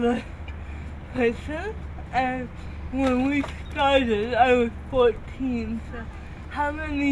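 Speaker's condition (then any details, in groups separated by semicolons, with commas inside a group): Cerebral palsy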